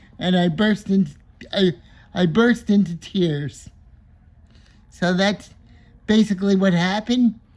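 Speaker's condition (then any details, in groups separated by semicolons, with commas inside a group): Cerebral palsy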